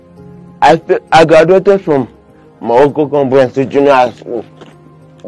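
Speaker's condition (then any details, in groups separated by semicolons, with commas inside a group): Cerebral palsy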